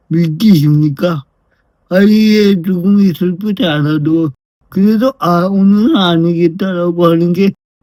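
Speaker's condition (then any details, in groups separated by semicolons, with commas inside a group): Brain lesion disability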